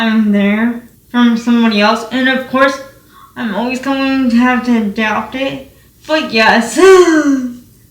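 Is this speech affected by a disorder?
Yes: cerebral palsy, spastic quadriplegic.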